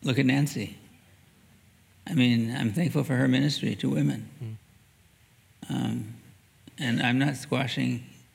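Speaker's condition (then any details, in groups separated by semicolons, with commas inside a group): Parkinson's disease; began with worse handwriting, fine motor trouble, mild left hand tremor, gait change; about 6 years since onset, among 5% least affected per Barrow Neurological Clinic, Phoenix; reduced voice volume, uses classroom microphone, dictates with naturally speaking software, not standard strong dopamine medication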